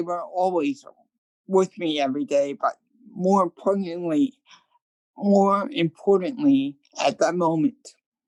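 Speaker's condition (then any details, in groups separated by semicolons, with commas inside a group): Cerebral palsy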